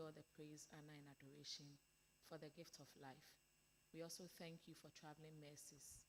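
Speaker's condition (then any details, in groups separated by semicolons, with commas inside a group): No condition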